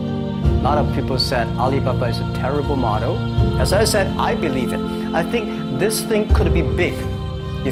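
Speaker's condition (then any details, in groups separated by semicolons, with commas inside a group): No condition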